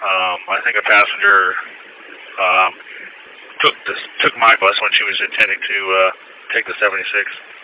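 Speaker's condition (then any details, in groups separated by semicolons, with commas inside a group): No condition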